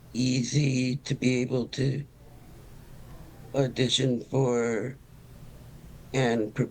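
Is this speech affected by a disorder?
Yes: Parkinson's disease; early-onset form; over 5 years since diagnosis, dystonia with leg cramps.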